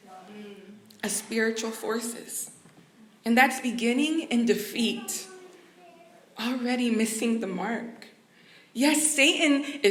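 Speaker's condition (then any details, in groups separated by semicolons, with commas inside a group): No condition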